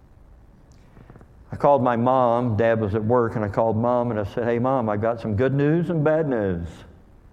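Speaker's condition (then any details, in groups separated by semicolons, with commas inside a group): Cleft lip and palate; called hair lip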